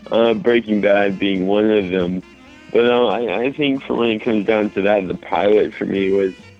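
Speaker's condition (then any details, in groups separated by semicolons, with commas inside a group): Mild cerebral palsy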